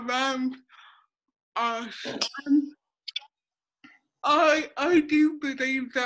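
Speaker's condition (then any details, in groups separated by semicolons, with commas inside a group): Cerebral palsy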